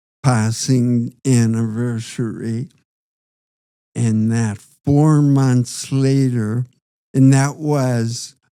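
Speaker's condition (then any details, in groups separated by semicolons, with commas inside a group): Parkinson's disease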